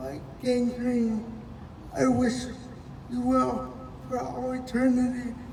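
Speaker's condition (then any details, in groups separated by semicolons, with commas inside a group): Cerebral palsy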